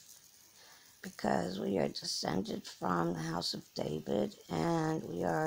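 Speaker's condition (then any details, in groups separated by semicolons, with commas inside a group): Cerebral palsy; from birth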